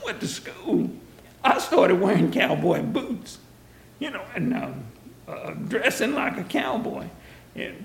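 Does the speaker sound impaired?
Yes: vocal dysphonia; vocal dysphonia in adulthood, voice loss began two weeks before demo recording, past speech therapy; quiet voice, hard to talk; speech impediment, some words hard like mailman, substitutes easier words like postman.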